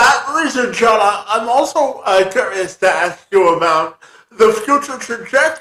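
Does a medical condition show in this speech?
Yes: cerebral palsy; spastic quadriplegic.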